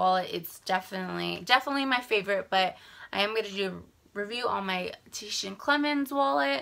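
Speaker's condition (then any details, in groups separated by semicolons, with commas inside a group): No condition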